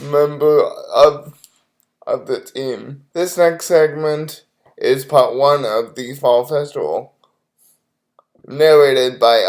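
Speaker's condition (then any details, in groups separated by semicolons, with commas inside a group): Cerebral palsy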